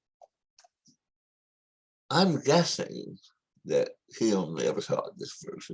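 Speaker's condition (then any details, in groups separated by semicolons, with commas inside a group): Tongue cancer surgery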